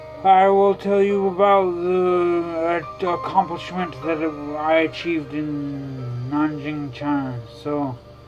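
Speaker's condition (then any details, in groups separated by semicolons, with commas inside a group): Traumatic brain injury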